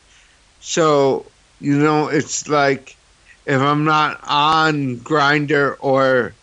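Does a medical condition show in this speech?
Yes: cerebral palsy; cerebral palsy known since childhood.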